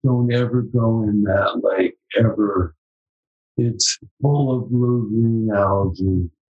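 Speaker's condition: ALS; cramping, spasticity, fasciculations from about 5 years ago, onset age 53, throat worst, legs minimally affected; lost 12 to 39% breathing capacity, saliva into lungs, cough, stem cells, ozone IV, hyperbaric oxygen; slurred speech, lost deep resonating radio voice, throat badly affected

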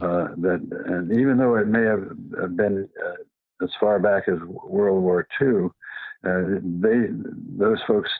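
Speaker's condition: Parkinson's; past cancer

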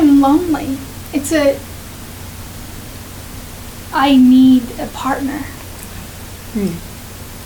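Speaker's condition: Aphasia after stroke; nearly died from stroke; ongoing recovery from stroke and aphasia; short fragmented phrases, unfinished sentences, word errors

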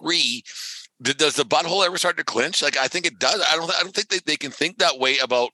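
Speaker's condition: No condition

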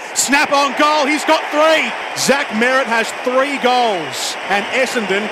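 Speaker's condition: No condition

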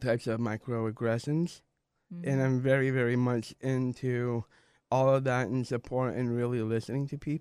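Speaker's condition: Down syndrome

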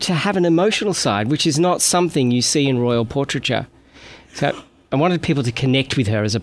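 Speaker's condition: No condition

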